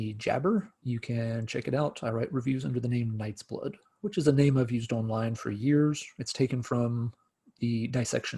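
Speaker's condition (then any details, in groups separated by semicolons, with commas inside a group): No condition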